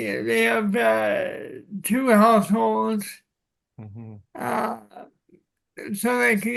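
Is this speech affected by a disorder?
Yes: cerebral palsy.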